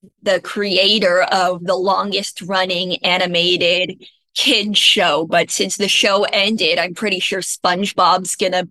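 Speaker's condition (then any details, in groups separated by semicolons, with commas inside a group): No condition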